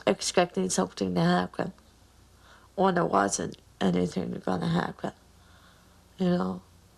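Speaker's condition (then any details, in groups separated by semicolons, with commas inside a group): Cerebral palsy; mild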